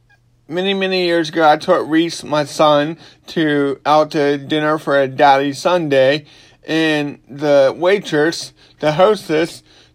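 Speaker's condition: Cerebral palsy; affects arms and legs, walks with limp, since childhood, 39 years with condition; slurred speech

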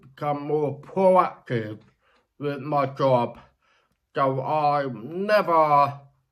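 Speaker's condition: Deafness, born deaf; mother-supported

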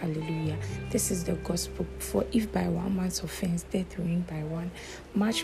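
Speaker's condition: No condition

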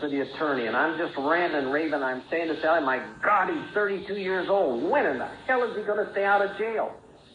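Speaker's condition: No condition

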